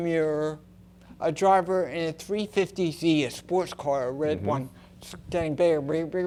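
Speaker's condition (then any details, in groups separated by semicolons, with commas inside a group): Cerebral palsy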